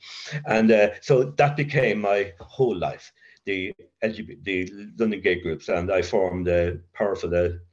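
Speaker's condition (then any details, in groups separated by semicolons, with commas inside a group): Covert stutter; severe childhood stutter with blocks, linked to adverse childhood experience, child guidance clinic, speechless while drinking; covert since early sobriety in AA, about 40 years, occasional blocks, talks easily at meetings; stutters mostly in mind, thinks ahead around feared words, voice long felt fake; prolonged sounds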